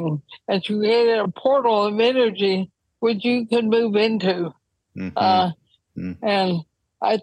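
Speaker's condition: ALS; symptoms about nine years before diagnosis, wheelchair use when traveling; diagnosed last fall, changing and expanding needs for multi-specialist medical care

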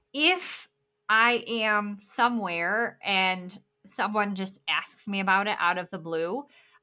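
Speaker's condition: Bilateral cleft lip and palate

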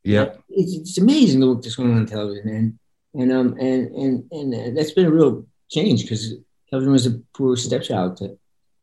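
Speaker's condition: Parkinson's; progressive brain disease

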